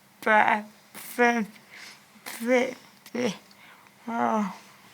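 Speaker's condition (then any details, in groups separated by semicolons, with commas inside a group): Cerebral palsy; from birth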